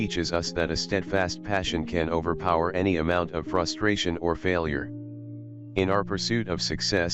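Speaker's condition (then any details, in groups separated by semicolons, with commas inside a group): No condition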